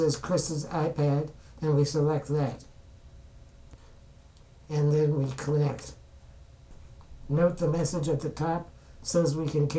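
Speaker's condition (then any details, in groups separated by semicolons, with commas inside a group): Spinal muscular atrophy type two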